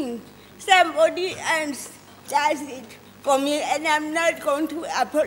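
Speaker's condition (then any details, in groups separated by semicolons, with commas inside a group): Cerebral palsy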